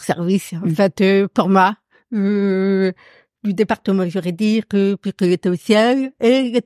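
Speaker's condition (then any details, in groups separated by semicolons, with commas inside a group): Profound congenital deafness; profound deafness from birth, discovered at 9 months, doctor predicted she would never speak; accent from deafness, could not speak in early childhood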